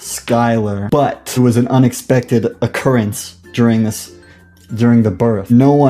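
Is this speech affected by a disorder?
No.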